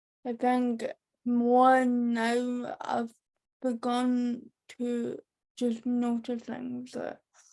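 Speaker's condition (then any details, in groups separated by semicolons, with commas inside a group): Cerebral palsy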